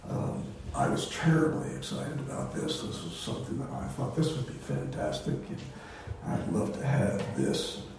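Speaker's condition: Voice disorder; not contagious

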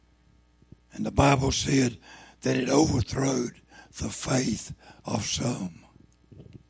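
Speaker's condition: Throat cancer, lost vocal cord

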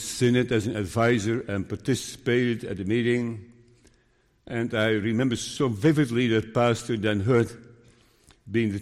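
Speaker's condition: Parkinson's disease; still preaching

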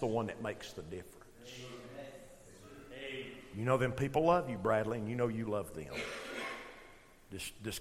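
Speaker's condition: No condition

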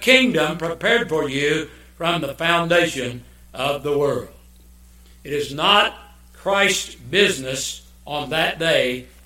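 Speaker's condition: No condition

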